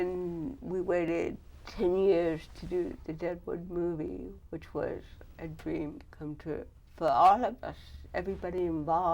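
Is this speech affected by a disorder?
Yes: cerebral palsy.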